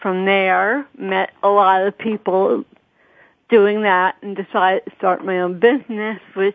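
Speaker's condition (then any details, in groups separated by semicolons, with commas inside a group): Cerebral palsy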